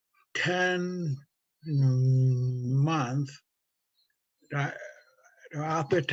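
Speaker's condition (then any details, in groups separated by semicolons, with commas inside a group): Stutter from brain injury; mild cerebral palsy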